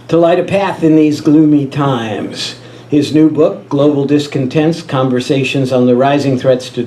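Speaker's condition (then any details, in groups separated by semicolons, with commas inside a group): No condition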